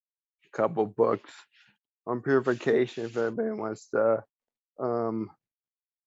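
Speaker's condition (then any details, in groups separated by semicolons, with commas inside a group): ALS; speech still preserved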